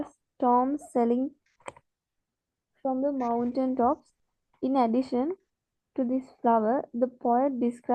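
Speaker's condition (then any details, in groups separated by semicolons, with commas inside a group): No condition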